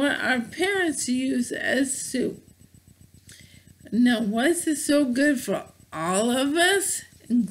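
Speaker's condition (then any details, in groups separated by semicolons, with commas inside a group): Bulbar ALS, bulbar onset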